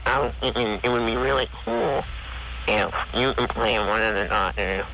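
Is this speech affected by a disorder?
Yes: spinal muscular atrophy; more severe form, Werdnig-Hoffmann rather than Kugelberg-Welander, wheelchair user, operates wheelchair by touchpad; lying down during call.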